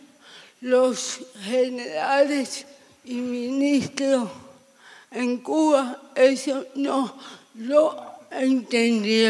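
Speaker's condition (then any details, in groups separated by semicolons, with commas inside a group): Severe cerebral palsy; severe, from birth, seven years bedridden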